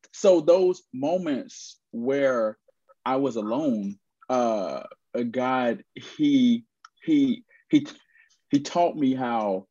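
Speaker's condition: Stuttering; lifelong stutter, aware of it from about age 4; still stutters, speaks on stage, gave TEDx Charlotte talk, speaking coach Naeem; once felt unable to make sales or phone calls; repeated sounds, repeated words, prolonged sounds, blocks

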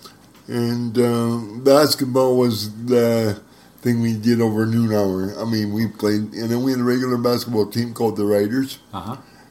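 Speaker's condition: Spastic cerebral palsy; present from birth, uses wheelchair, tight joints and legs, startles at loud noises, missed school year for surgery; about 59 years with condition, daily range of motion, muscle-relaxing medication against cramps; worries about stuttering on some words, had speech therapy in school

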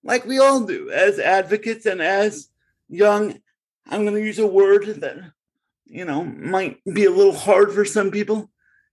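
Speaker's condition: Cerebral palsy; since birth

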